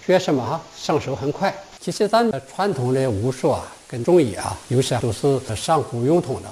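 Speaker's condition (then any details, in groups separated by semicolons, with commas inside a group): No condition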